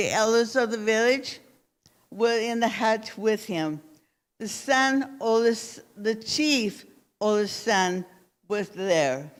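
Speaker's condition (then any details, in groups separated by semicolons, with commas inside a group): Cerebral palsy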